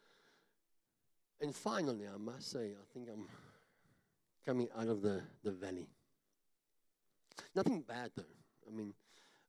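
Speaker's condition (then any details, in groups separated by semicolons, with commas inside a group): Cleft palate; congenital, tongue grown into palate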